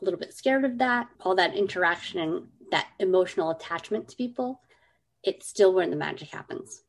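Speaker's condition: Cleft lip and palate; congenital

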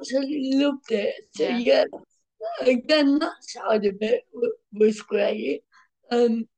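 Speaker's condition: Cerebral palsy, mild

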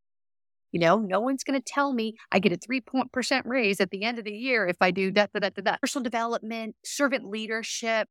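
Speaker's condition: No condition

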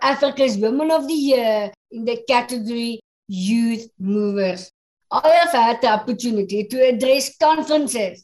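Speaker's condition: Down syndrome; extra chromosome 21, congenital, present since birth, a little slower than others; age 40; English is second language

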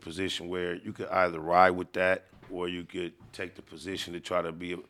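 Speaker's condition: No condition

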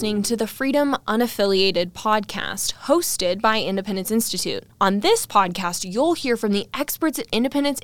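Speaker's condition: No condition

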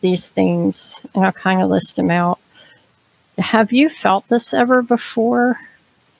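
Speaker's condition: Cleft palate, severe; congenital

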